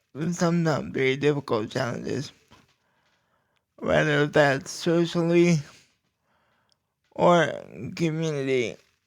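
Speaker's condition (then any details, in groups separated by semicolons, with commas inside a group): Cerebral palsy; cannot type, dictates writing; atypical speech, concentrates on voice and pronunciation publicly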